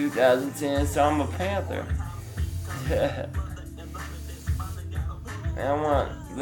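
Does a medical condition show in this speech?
Yes: Duchenne muscular dystrophy.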